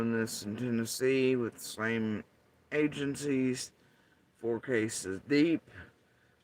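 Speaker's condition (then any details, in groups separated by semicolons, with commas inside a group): Facial paralysis after surgery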